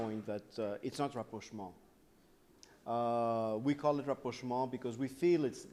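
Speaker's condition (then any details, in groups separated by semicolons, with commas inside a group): No condition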